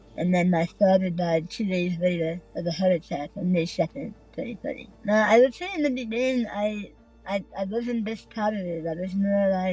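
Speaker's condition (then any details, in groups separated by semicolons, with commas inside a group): Tongue removal for cancer; no speech right after surgery, former tracheal breathing tube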